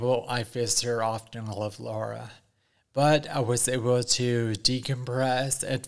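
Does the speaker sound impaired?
Yes: ataxia after strokes, mild; initially nonverbal, knew only ASL alphabet, improvised signs, now slight speech impediment, not really bad.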